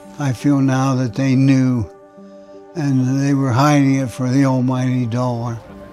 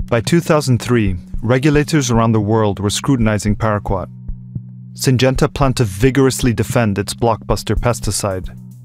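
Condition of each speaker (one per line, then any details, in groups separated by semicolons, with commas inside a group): Parkinson's disease; over 20 years since diagnosis, affects walking, speech exercises; affects speech and swallowing, speech getting smaller
No condition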